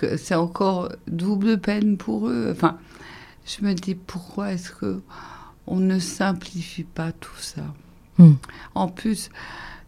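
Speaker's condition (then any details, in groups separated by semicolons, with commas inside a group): ALS (Charcot's disease); breathing difficulties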